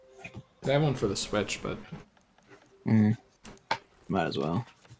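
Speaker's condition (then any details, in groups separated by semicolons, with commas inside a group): No condition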